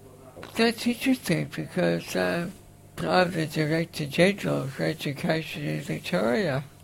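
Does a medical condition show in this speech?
Yes: facioscapulohumeral muscular dystrophy, facioscapulohumeral (FSHD); uses respirator.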